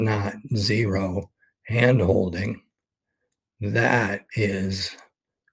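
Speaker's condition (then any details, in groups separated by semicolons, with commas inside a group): ALS; expects to lose voice very soon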